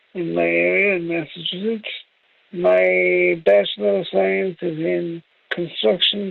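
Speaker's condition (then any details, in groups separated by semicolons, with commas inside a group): Traumatic brain injury; struck from behind, multiple fractures, chipped vertebra; 20 years post-injury, disabled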